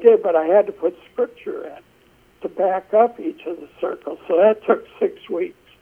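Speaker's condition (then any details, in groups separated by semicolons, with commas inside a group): Essential tremor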